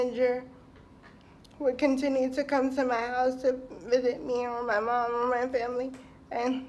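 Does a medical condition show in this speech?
Yes: cerebral palsy; wheelchair user.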